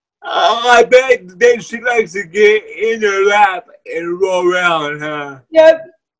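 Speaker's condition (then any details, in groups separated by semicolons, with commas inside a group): Cerebral palsy; voice and way of talking affected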